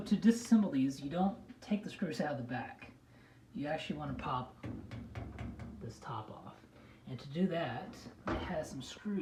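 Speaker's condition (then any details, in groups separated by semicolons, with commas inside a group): No condition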